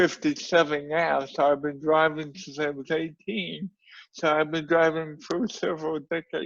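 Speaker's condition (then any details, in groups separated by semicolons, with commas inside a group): Cerebral palsy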